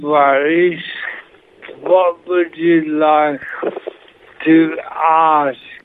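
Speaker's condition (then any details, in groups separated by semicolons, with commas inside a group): Motor neuron disease, severe; onset in feet with walking stick, progressive loss of movement, diagnosed at least 4-5 years ago; final stages, breathing mask, machine breathes for him, two minutes without it, Bethlehem Hospital; talking difficult, pauses with mouth closed to breathe, Scott Benton and Stefan Skoff talk for him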